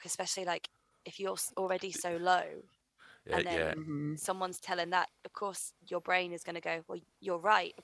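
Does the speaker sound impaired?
No.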